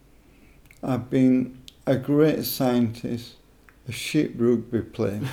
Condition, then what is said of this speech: ALS (motor neuron disease). So when my voice box is, I put this on, put it on muscular atrophy setting, I can still talk.